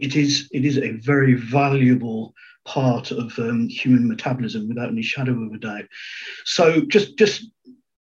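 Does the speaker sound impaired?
No.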